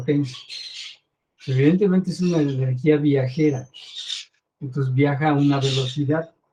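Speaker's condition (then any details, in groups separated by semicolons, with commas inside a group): No condition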